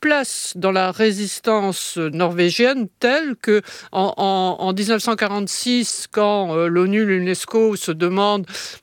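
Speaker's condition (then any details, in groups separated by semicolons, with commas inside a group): No condition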